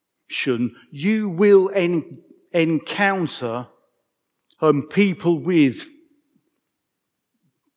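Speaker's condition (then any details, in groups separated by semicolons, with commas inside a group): Stammer; stammer audible in speech; repeated sounds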